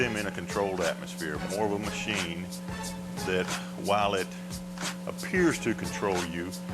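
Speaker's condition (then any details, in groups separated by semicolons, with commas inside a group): No condition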